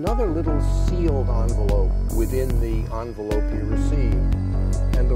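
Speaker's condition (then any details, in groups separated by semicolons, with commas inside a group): No condition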